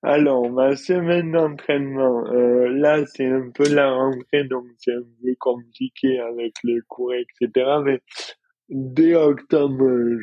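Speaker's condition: Dystonia; heavier for past 5 years

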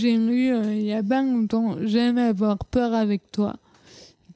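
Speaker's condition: Cerebral palsy; atypical gait

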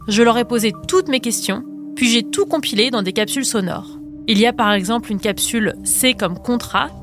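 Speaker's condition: No condition

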